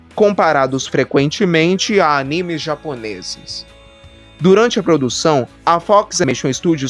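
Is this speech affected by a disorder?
No.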